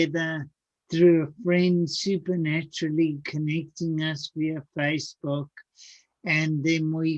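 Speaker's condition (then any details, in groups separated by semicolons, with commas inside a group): Cerebral palsy; speech sounds atypical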